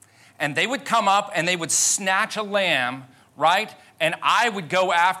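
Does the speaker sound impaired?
No.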